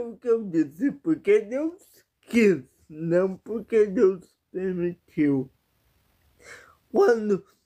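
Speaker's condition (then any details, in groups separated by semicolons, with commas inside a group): Paralysis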